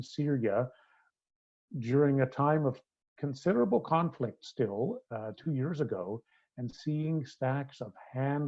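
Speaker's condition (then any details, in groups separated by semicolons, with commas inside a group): No condition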